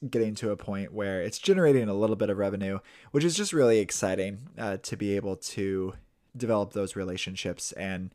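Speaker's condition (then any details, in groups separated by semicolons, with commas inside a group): No condition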